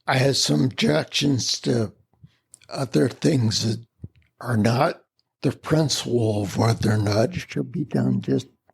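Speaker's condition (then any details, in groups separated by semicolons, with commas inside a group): Spinocerebellar ataxia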